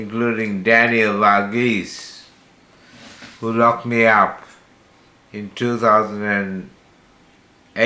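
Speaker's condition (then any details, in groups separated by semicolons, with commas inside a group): Slurred speech from poisoning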